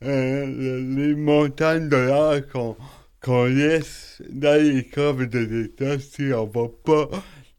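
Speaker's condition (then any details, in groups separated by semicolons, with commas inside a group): Cerebral palsy; self-described as speaking a bit oddly, host says speech not odd at all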